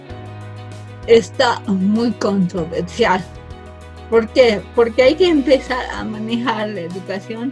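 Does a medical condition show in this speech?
Yes: cerebral palsy from birth.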